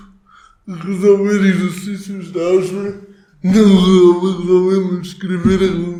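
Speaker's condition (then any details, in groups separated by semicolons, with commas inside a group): Cerebral palsy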